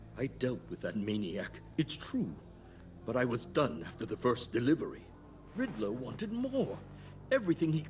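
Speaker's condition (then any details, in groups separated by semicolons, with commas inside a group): No condition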